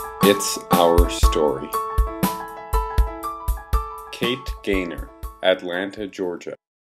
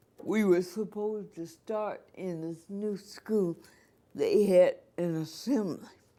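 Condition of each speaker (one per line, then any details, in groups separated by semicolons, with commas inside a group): No condition
Cerebral palsy; from birth; can write with pencil; voice sounds different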